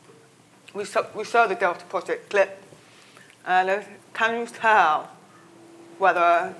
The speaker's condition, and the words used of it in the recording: Deafness. We both have different views on the world, because I'm oral.